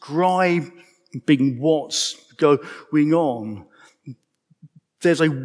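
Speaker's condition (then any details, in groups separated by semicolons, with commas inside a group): Stammer; man aged 55; stammer audible in speech; prolonged sounds, blocks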